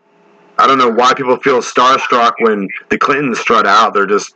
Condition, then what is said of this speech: None; typical speech.